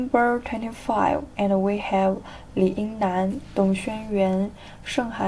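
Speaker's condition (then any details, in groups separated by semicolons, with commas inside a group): No condition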